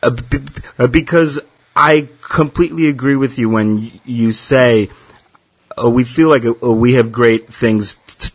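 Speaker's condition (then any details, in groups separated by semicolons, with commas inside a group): Stuttering; stuttering since childhood; anticipatory worry about stuttering, sometimes months ahead; repeated sounds, blocks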